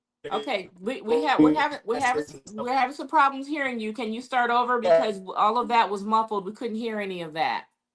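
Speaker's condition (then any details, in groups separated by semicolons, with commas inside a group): No condition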